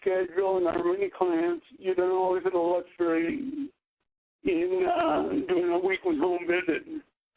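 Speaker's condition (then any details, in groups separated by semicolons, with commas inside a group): Cerebral palsy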